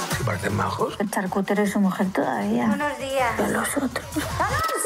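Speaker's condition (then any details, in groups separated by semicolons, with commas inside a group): No condition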